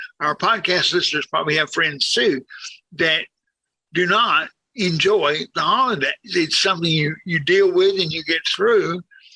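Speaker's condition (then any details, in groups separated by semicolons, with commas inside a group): Cerebral palsy, severe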